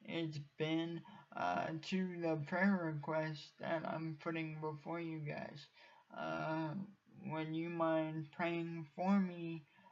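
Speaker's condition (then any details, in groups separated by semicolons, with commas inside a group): Cerebral palsy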